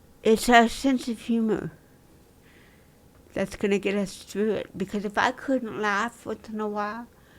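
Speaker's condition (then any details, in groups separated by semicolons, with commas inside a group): Dystonia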